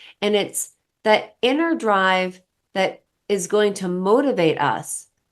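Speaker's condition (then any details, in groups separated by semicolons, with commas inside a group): No condition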